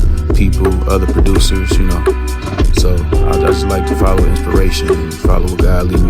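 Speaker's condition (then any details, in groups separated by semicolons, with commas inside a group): No condition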